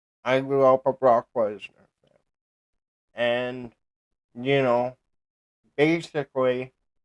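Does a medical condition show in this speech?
Yes: cerebral palsy.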